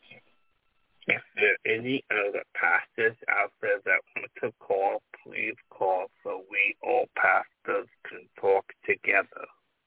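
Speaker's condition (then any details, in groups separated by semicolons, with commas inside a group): Down syndrome; present from birth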